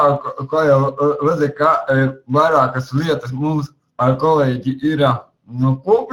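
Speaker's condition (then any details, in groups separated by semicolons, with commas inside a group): Cerebral palsy; since birth; speech not very clear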